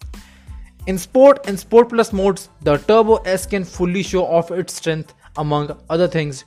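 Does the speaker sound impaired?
No.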